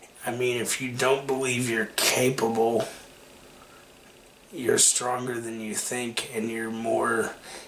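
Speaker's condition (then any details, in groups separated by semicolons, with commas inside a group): Cerebral palsy; takes medication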